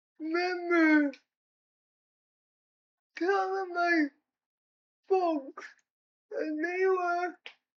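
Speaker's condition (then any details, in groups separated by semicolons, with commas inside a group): Cerebral palsy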